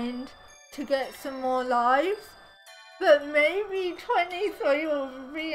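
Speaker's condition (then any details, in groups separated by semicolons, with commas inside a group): Cerebral palsy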